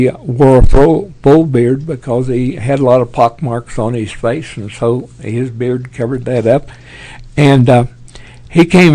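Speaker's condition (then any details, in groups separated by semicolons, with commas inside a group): Parkinson's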